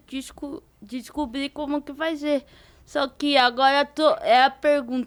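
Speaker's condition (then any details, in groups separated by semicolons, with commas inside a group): Cerebral palsy; diparetic form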